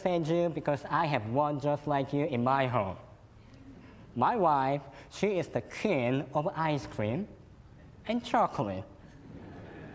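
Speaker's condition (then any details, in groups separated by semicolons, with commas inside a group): Cleft lip and palate; fed formula and cow milk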